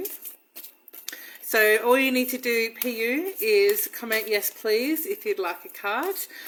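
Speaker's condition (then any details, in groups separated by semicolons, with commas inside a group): No condition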